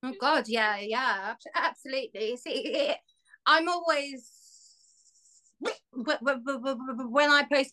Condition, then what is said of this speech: Stuttering. My stammer is always changing, especially like with ways that I try and get out.